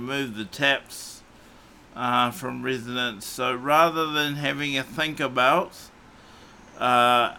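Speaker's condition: Cerebral palsy; morphine not allowed after it

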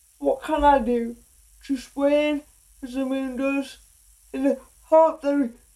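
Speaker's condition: Speech impediment; took four hours to record a one-minute piece

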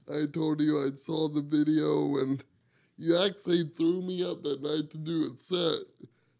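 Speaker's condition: Cerebral palsy; wheelchair user

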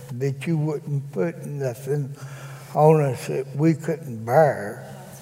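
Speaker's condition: Cerebral palsy; gives spoken testimony in church

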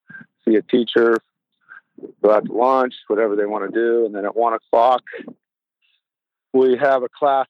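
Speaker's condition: No condition

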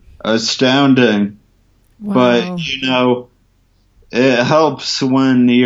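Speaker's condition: Ataxia from traumatic brain injury; memory spared

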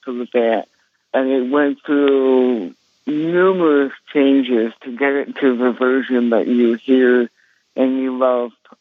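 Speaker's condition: Cerebral palsy; congenital

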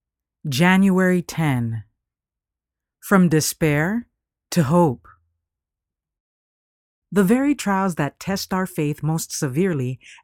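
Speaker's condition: No condition

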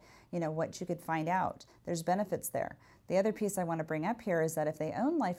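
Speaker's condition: No condition

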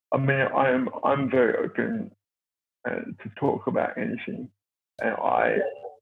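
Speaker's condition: Cerebral palsy; resuscitated twice

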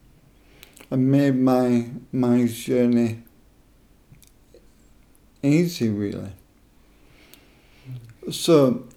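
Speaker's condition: Motor neuron disease; 4 years post-diagnosis, daily hypoxic breathing exercises, three-monthly breathing tests, blood oxygen 99%, young-adult lung capacity

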